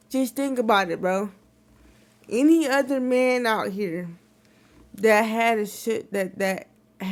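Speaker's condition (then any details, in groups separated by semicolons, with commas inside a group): Cerebral palsy; wheelchair user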